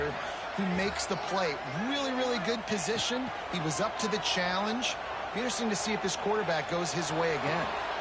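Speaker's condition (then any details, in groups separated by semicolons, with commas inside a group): No condition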